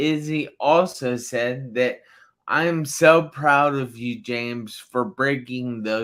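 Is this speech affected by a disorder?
Yes: traumatic brain injury.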